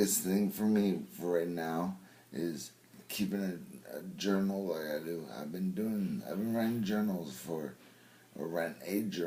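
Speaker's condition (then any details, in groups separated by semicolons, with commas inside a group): Brain injury; car accident; after car accident and 5-month coma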